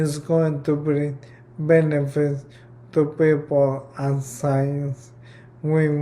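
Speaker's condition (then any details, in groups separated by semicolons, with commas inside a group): ALS/MND; nine months since onset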